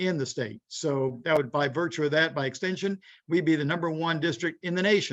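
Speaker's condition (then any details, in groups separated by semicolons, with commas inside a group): No condition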